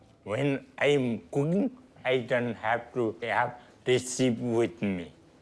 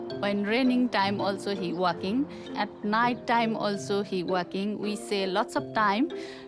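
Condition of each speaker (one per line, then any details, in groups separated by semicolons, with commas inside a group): Traumatic brain injury; car accident, left leg affected, brace and walker; several years post-injury, 22-day coma, 8 months rehab, ongoing speech therapy; hard to understand, mute 8 months, poor tongue-lip coordination, relearned eating
No condition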